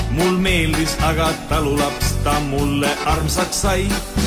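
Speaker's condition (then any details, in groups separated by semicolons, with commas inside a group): No condition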